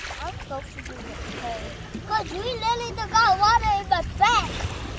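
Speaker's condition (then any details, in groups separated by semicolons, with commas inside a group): No condition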